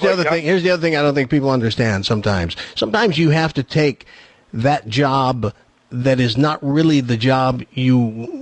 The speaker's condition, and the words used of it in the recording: None; typical speech.